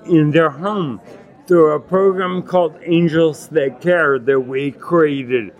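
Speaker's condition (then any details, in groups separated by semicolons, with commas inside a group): Acquired ataxia with dysarthria, acquired; Lance-Adams syndrome; difficult articulation, speaking feels like elephant on chest, gets winded, bites tongue 2-3 times daily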